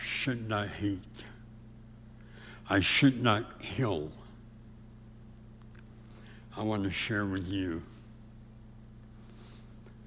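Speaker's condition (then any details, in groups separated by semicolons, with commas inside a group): Severe speech impediment; about age 84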